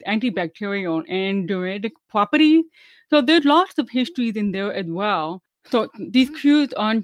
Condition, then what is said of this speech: Deafness. I mean, I can't tell you how many times people have said to me, you speak really well for a deaf person.